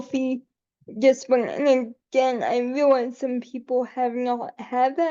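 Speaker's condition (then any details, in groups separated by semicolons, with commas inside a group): Cerebral palsy; able to articulate and speak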